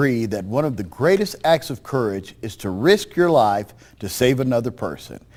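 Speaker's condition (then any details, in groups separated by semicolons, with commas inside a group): No condition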